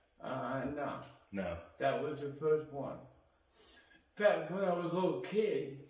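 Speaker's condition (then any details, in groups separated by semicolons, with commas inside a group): Cerebral palsy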